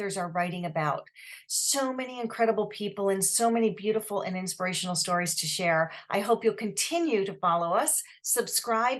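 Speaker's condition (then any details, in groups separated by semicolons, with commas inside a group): No condition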